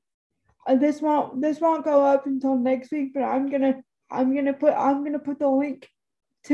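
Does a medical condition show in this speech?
Yes: cerebral palsy.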